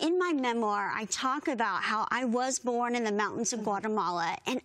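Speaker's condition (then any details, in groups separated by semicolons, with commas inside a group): Bilateral cleft lip and palate, severe; speech hard to understand in childhood, needed interpreters, singing voice strong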